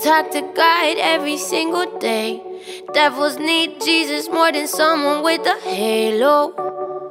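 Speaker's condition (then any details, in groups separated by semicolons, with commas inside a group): No condition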